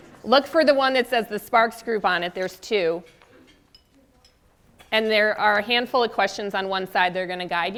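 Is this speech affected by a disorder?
No.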